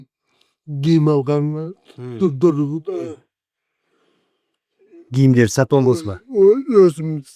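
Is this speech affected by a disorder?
Yes: cerebral palsy; 40 years with condition.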